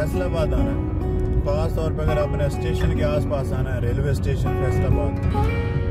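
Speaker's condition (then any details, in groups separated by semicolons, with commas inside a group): No condition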